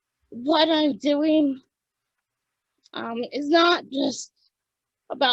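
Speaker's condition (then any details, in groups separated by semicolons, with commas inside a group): Cerebral palsy; birth oxygen deprivation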